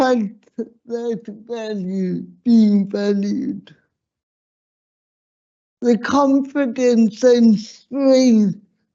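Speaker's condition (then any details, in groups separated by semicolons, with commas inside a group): Slurred speech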